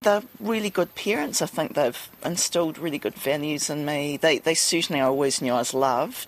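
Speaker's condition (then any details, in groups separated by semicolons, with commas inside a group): No condition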